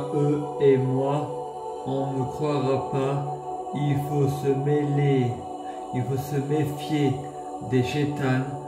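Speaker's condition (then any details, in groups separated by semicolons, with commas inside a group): Multiple sclerosis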